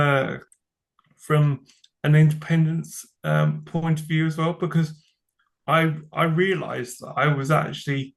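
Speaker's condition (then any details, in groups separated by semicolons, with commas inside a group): Cerebral palsy; from birth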